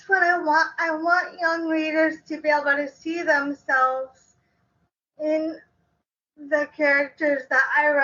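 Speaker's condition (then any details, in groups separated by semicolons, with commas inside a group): Cerebral palsy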